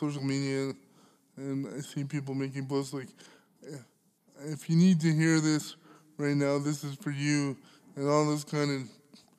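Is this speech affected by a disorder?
Yes: cerebral palsy; cannot stand unaided, needs others holding upright, urinates seated into bottle, medical cannabis card in Canada.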